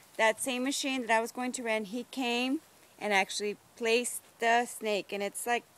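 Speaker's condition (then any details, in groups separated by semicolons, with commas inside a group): No condition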